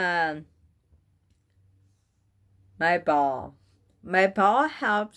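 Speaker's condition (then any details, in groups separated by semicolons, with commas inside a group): Bulbar onset ALS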